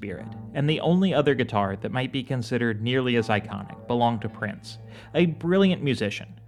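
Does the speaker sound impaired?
No.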